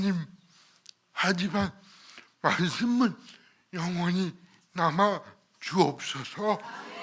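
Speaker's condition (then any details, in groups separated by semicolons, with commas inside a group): Cerebral palsy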